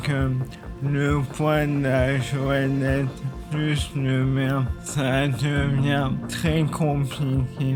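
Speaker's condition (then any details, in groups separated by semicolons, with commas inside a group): ALS (maladie de Charcot); uses wheelchair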